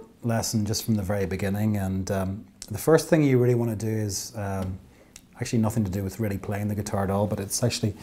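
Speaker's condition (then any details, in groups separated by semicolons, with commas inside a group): No condition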